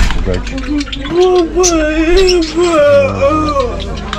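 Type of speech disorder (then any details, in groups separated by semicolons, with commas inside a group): Pseudobulbar dysarthria; cerebral palsy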